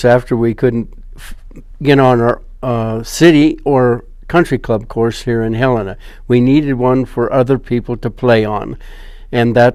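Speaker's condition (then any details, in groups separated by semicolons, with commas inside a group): No condition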